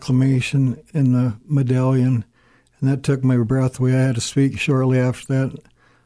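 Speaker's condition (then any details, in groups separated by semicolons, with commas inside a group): Parkinson's disease; stutters and stammers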